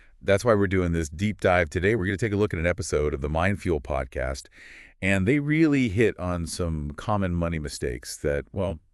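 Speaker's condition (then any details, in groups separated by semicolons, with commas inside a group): No condition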